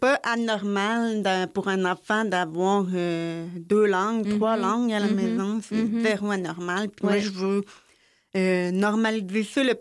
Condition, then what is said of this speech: Deafness. Fait que c'est ça que le problème avec les gens en société, avec une personne malentendante comme moi, qui est capable de parler, capable de communiquer, ben oui.